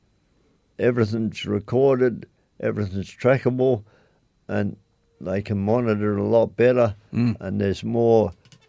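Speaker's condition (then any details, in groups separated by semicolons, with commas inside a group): Motor neurone disease; progressive decline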